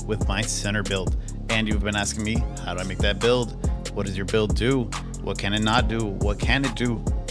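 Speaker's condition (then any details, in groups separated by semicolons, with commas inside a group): No condition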